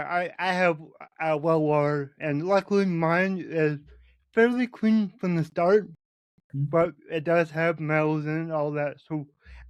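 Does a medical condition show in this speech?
Yes: cerebral palsy; cerebral palsy, past surgery.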